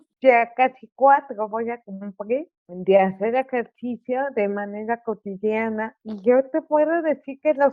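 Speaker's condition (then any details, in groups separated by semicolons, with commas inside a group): Cerebral palsy; articulation affected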